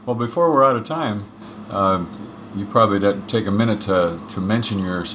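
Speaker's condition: No condition

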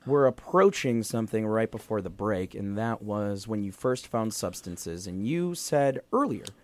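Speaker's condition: No condition

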